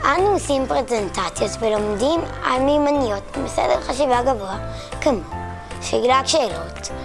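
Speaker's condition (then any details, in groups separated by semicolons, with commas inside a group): No condition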